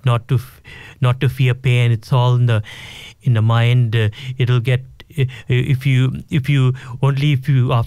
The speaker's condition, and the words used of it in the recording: Stuttering. Or the way I talk without expression, something like that, or maybe sometimes with facial tics, so looking nervous, those things.